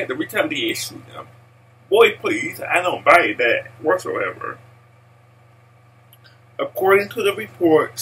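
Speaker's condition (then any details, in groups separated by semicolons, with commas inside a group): Cerebral palsy; speech impaired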